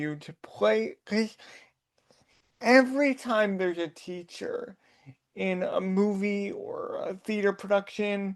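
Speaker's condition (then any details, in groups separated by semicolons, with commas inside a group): Cerebral palsy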